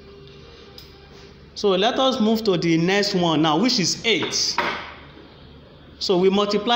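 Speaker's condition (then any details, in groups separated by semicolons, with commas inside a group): No condition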